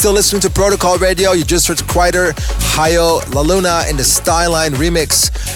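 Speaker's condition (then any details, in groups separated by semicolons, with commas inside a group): No condition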